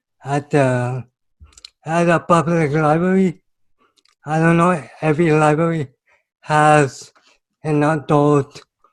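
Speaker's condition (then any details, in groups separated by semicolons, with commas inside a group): Cerebral palsy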